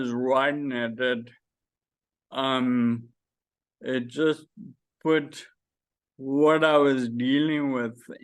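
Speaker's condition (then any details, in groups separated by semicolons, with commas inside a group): Friedreich's ataxia; does voice exercises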